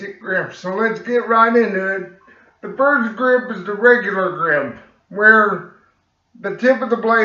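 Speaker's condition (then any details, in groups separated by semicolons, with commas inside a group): Cerebral palsy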